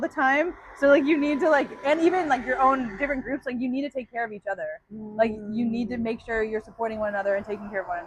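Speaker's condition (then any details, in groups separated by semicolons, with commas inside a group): No condition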